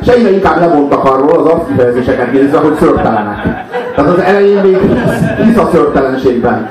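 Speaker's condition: No condition

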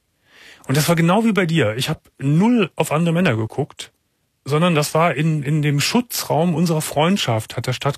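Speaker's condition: No condition

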